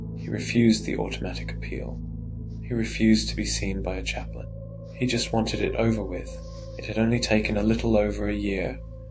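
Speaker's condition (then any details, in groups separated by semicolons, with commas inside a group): No condition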